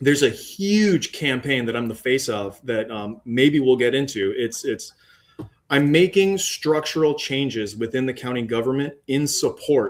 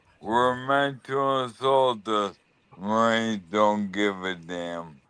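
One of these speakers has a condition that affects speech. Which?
The second: ALS; one leg affected, leg brace; no control of that leg.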